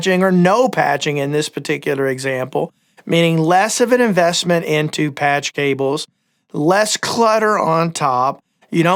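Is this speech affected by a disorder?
No.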